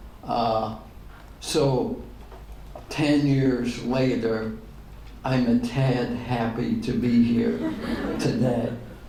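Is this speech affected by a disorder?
Yes: ALS; degenerative; diagnosed ten years ago.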